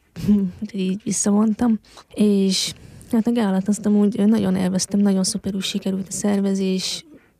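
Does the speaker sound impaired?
Yes: hearing loss since infancy; congenital, found at age one, device with surgery at 2.5, eight ear operations until age ten.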